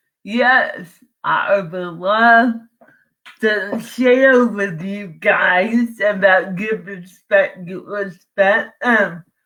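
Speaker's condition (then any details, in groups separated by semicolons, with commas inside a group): Cerebral palsy; from birth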